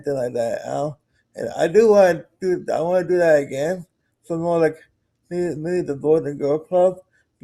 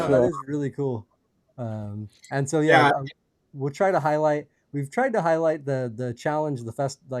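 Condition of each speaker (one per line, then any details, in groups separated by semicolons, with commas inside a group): Cerebral palsy; present from birth, muscles do not work properly; lifelong condition
No condition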